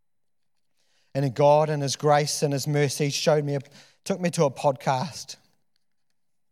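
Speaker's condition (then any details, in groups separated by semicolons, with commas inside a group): No condition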